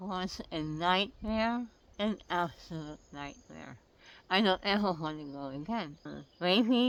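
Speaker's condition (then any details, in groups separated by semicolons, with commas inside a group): Oral cancer; tracheostomy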